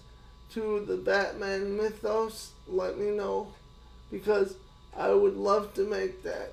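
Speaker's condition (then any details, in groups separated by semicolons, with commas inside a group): Cerebral palsy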